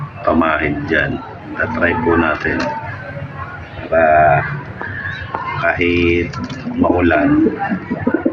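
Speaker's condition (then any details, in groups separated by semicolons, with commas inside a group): No condition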